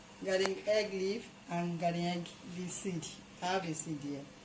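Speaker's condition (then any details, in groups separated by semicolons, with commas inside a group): No condition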